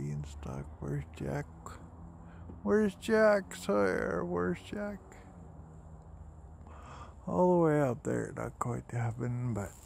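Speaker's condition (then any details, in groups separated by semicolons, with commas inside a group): Ataxia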